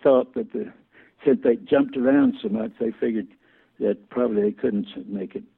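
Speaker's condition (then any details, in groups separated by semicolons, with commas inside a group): Parkinson's; symptoms began about 20 years ago, slowly progressive, out of business about 20 years; hand shakes, vision affected so cannot see anything, uses few brushes, broad watercolor washes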